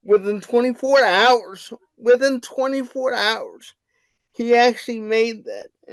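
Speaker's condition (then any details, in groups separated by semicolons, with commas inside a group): Cerebral palsy; wheelchair user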